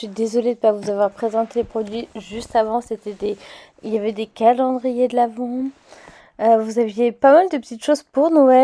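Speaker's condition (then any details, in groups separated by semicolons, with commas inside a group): No condition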